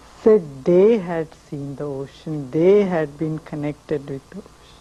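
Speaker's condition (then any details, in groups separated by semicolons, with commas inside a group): No condition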